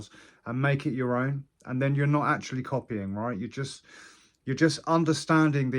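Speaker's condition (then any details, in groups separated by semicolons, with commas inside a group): No condition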